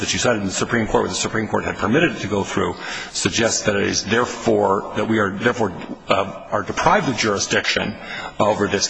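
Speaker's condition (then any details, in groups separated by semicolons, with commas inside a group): No condition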